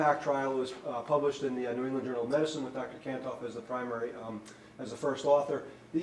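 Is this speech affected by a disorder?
No.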